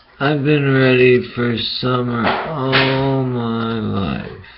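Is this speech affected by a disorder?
Yes: brain injury.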